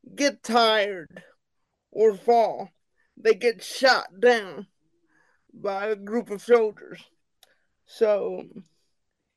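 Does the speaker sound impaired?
Yes: cerebral palsy; wheelchair bound.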